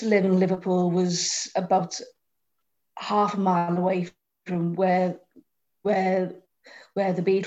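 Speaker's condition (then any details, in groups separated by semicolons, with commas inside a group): Stammer; stammer since childhood, speech therapy at age 13 with other boys, covert stuttering earlier in working life; adult, stammers openly, adult speech and language therapy, discloses stutter on phone when nervous; stutter obvious when introducing own name, silences or pauses; repeated sounds, prolonged sounds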